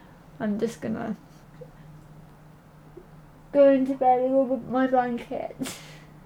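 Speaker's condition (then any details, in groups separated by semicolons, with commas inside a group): Cerebral palsy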